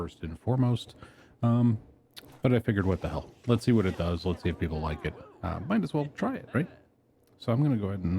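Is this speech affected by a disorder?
No.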